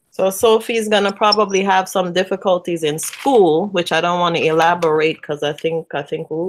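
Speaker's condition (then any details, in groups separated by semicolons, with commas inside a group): No condition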